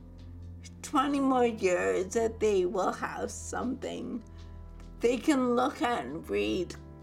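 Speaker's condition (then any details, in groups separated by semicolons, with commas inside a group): Ataxia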